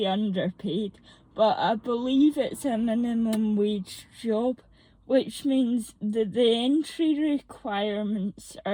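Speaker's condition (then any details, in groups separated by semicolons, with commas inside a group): Cerebral palsy, moderate; mixed type, earlier described as ataxic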